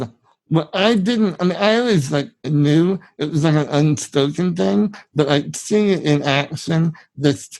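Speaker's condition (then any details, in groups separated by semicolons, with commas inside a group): Spinal muscular atrophy; genetic, from birth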